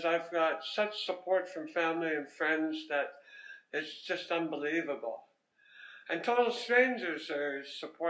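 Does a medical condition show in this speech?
Yes: head and neck cancer; relearned swallowing and speaking twice, feeding tube twice.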